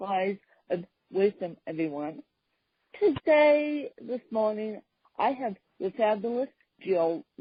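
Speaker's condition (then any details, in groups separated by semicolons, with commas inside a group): Cerebral palsy; speech impediment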